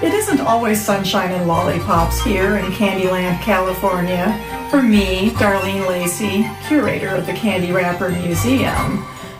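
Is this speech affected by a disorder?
No.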